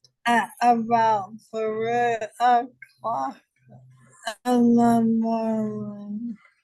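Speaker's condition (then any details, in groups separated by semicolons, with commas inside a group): ALS; diagnosed almost five years ago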